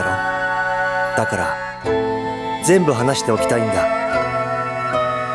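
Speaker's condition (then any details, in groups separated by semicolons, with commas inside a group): No condition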